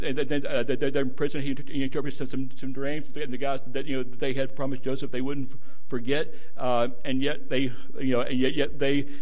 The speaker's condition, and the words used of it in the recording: Stuttering. I think I stutter worse when I try to stand still.